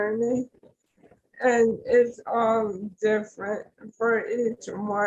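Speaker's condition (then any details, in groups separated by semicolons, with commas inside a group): ALS; tracheostomy; arms do not work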